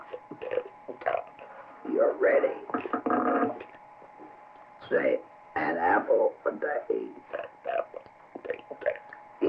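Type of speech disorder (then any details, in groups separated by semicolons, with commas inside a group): Oesophageal speech; laryngectomy for cancer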